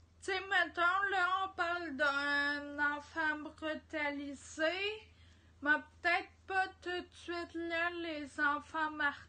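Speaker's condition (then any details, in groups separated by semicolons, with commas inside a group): Ataxia; degenerative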